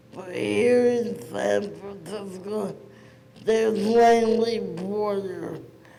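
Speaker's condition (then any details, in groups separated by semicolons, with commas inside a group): Cerebral palsy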